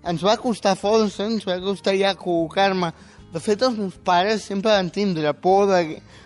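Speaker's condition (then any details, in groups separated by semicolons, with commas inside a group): Spastic quadriplegic cerebral palsy; control of speech retained, good communicative ability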